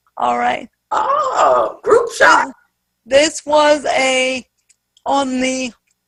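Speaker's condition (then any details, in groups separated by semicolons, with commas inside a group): Spastic quadriplegic cerebral palsy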